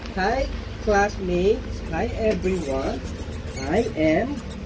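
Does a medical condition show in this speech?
No.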